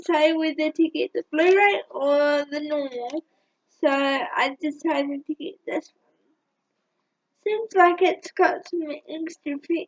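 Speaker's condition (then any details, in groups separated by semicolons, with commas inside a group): Cerebral palsy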